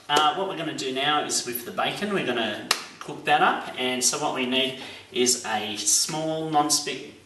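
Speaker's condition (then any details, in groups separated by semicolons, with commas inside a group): No condition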